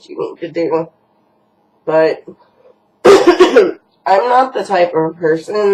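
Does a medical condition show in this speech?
Yes: cerebral palsy; from birth; housebound.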